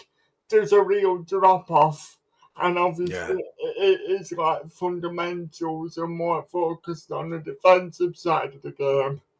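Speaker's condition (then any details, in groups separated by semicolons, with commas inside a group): Cerebral palsy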